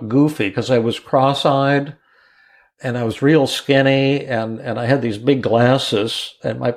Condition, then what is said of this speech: None; typical speech.